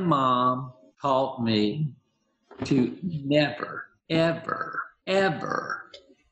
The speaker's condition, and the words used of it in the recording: Aphasia. I have to think of it again, and many times I can't.